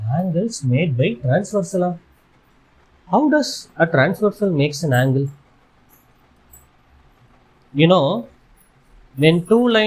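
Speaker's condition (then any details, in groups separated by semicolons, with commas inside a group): No condition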